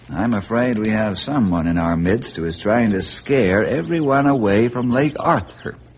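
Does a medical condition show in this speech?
No.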